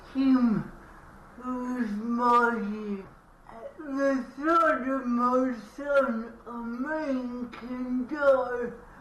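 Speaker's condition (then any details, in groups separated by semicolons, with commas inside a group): Cerebral palsy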